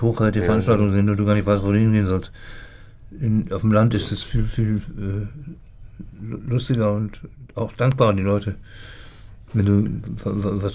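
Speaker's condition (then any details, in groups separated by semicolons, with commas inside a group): Parkinson's disease; fine motor decline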